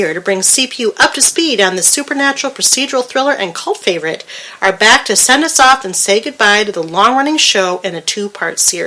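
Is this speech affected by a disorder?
No.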